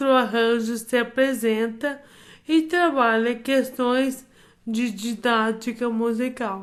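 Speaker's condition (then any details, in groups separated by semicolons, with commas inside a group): Amyotrophic lateral sclerosis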